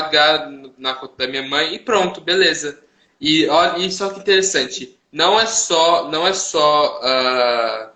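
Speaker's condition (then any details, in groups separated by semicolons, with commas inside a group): No condition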